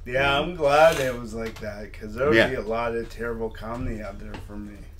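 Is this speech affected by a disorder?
Yes: cerebral palsy; present since birth; lifelong atypical speech.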